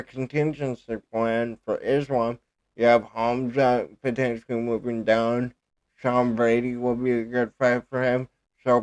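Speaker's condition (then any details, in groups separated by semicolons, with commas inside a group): Cerebral palsy; speech affected by cerebral palsy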